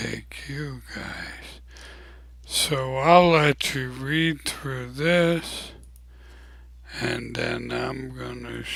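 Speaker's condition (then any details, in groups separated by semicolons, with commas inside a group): ALS; abnormally slow voice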